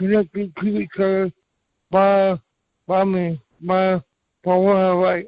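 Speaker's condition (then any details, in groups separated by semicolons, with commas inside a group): Cerebral palsy; from birth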